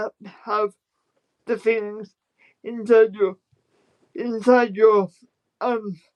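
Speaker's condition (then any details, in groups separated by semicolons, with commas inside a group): Spastic quadriplegic cerebral palsy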